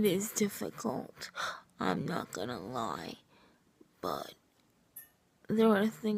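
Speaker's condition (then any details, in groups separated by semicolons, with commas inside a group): Cerebral palsy, triplegia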